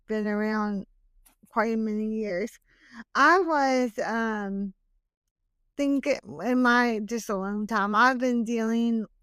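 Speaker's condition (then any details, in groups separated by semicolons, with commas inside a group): Hemiplegic cerebral palsy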